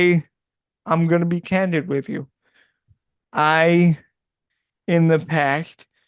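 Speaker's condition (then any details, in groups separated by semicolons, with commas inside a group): Cerebral palsy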